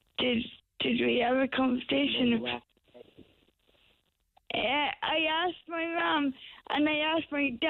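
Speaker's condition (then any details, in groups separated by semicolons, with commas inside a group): Cerebral palsy; wheelchair user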